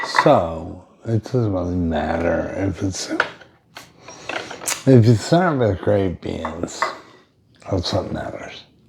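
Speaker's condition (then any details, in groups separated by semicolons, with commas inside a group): Brain injury; lost control of body including speech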